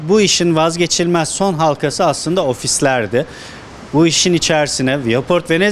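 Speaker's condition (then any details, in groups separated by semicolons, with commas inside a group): No condition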